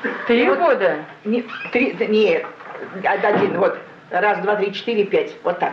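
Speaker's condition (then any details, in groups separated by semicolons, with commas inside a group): Sensory aphasia after stroke; left middle cerebral artery stroke after blood pressure spike on background of high blood pressure; does not understand speech addressed to her; estrangement of word meanings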